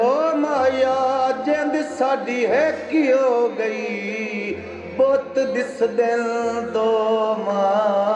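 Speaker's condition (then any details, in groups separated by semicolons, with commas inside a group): No condition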